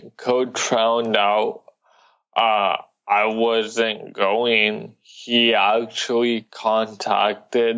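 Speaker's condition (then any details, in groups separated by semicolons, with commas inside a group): Cerebral palsy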